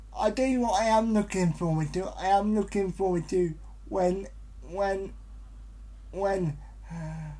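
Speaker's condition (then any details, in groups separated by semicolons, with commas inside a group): Cerebral palsy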